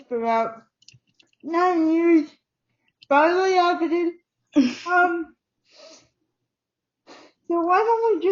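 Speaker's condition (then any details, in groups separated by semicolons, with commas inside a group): Cerebral palsy; uses wheelchair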